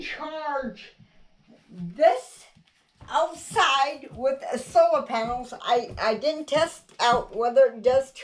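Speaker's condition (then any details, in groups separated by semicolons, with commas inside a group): Cerebral palsy; cannot walk, crawls to get around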